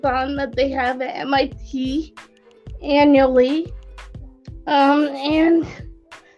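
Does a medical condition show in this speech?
Yes: cerebral palsy; from birth, oxygen lack caused brain damage, quadriplegic, uses head or mouth, power chair, Puffin Bluetooth mouse; speaks, controls whole iPhone by iOS voice control, Google Android voice recognition understands better than iOS.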